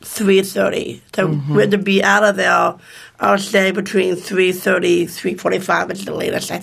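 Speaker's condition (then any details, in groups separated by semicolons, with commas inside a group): Down syndrome; born in Rochester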